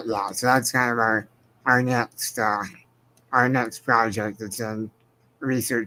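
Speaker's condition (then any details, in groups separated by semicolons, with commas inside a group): Spinal muscular atrophy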